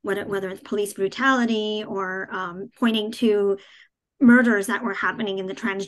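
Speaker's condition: Cleft palate, cleft palate without cleft lip; childhood articulation problems, hard to understand, years with speech pathologist, speaking Hindi discouraged by early doctors, therapists

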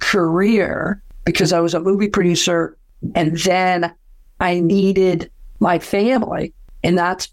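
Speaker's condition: Aphasia after strokes; aphasia from two strokes with heart failure at age 45, later heart transplant, implanted defibrillator; about 16 years after onset, past speech therapy; once could not speak, relearned English and intonation, long monotone, pitch now varies

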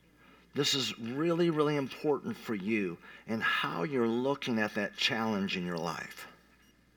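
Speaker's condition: Cleft palate; not expected to survive first week

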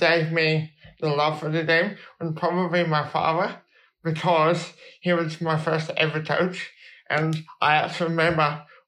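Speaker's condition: Cerebral palsy

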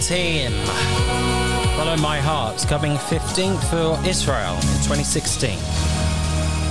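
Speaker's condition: No condition

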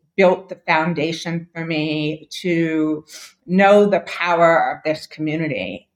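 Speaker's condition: Deafness; diagnosed as toddler

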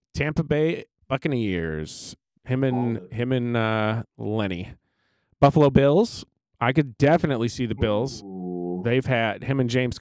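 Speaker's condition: No condition

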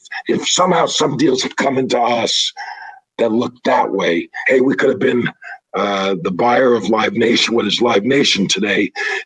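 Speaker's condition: Throat cancer, vocal cords removed; cancer free 13 years, partial voice box created by Steve Zeitels in Boston

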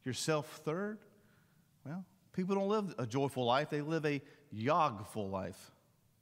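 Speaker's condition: No condition

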